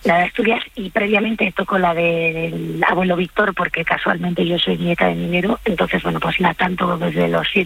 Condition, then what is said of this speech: Vocal nodules. Buenos días, disculpad la voz, parece mentira que cante.